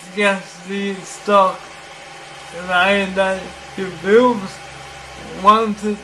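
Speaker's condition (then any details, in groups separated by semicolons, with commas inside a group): Cerebral palsy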